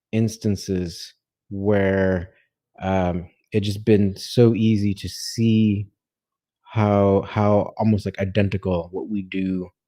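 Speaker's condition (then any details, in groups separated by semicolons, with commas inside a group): No condition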